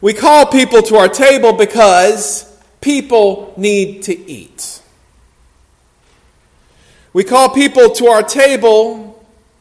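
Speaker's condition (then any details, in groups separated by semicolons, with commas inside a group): No condition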